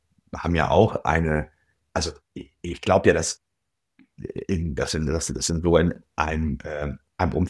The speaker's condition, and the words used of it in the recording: Stuttering. Also ich habe keine Angst, mich in irgendwelchen Redaktionskonferenzen oder irgendwelchen Debatten zu Wort zu melden, weil ich irgendwie fürchte, dass ich stottern könnte.